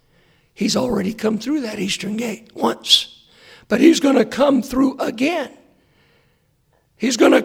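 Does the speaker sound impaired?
Yes: hoarseness after vocal cord surgery; earlier doctor attributed voice problem to aging, second opinion sought; hard to hear.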